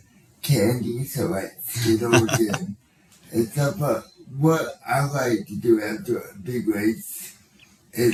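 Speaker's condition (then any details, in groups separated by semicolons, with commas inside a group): Cerebral palsy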